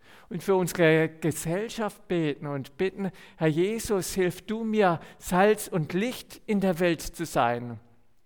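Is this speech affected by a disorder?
No.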